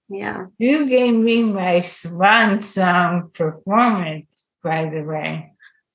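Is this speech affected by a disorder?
Yes: ALS; voice changed, can no longer sing or perform, voice banked.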